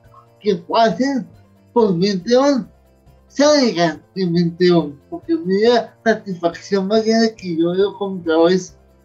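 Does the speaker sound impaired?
Yes: cerebral palsy; near death as newborn.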